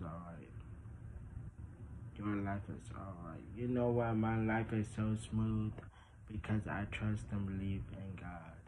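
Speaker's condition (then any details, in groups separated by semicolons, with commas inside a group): Traumatic brain injury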